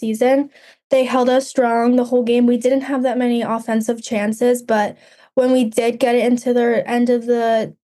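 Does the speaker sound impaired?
No.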